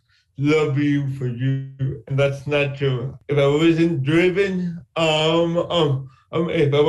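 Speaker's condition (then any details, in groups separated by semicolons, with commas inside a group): Cerebral palsy; from birth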